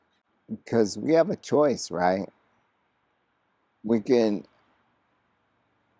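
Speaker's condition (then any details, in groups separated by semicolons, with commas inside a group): ALS; progressing; very hard to talk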